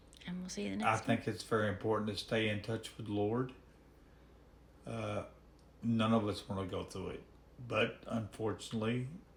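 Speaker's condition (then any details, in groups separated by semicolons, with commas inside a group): ALS, severe; recently diagnosed after 5.5 years misdiagnosis, medication one month; speech severely hampered, difficulty swallowing pills, thicker liquids easier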